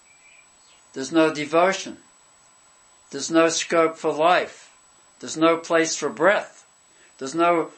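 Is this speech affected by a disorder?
No.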